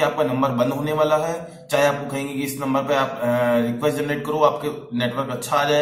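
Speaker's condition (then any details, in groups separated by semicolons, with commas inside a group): No condition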